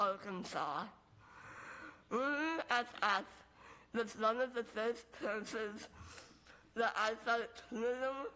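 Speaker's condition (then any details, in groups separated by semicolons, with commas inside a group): Moebius syndrome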